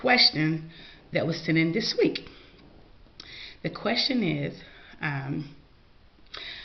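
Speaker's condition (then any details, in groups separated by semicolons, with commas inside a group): No condition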